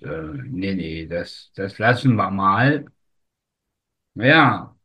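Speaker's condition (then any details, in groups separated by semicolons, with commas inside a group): Spastic tetraparesis; from birth, oxygen deprivation during delivery, umbilical cord around neck, considered incurable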